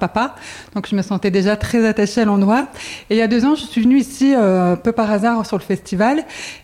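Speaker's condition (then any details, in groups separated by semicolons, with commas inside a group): Acquired deafness, late-onset total hearing loss; progressive hearing loss, total hearing loss at age 25, then fitted with hearing aids; lip-reads, learned unconsciously while losing hearing, no lip-reading courses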